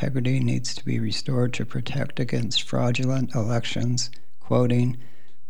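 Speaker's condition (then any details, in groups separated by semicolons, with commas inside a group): No condition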